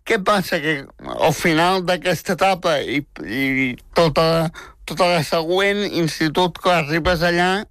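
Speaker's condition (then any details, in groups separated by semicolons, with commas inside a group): Spastic tetraplegic cerebral palsy; much physiotherapy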